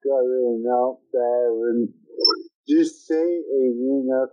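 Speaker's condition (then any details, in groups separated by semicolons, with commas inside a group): Cerebral palsy; from birth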